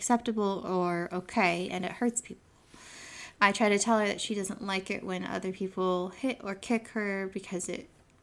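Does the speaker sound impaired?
No.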